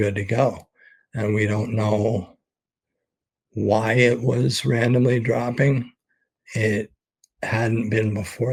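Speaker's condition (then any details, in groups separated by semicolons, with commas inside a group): ALS; expects to lose voice very soon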